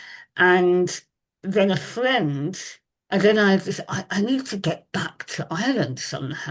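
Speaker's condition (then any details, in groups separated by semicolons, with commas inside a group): Moebius syndrome facial paralysis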